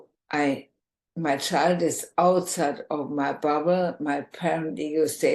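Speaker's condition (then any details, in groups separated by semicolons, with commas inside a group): ALS, bulbar form, bulbar onset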